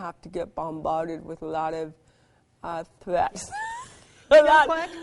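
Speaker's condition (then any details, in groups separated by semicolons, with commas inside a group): Cerebral palsy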